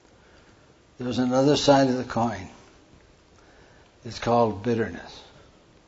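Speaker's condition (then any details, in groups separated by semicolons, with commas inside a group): Parkinson's; hand tremor during talk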